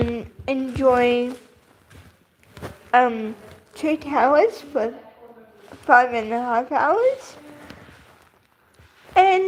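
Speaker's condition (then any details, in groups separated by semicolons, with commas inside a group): Cerebral palsy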